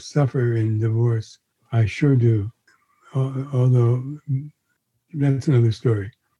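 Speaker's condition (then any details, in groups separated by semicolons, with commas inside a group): Parkinson's disease; face frozen like a mask at diagnosis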